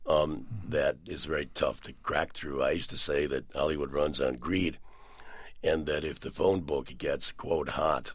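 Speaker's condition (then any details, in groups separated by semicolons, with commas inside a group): Partial laryngectomy for throat cancer, partial, 80% of larynx removed; mute about two years after surgery, then sounded like Brando in the Godfather, long-term trach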